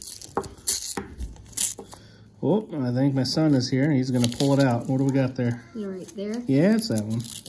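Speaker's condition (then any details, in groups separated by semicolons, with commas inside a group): No condition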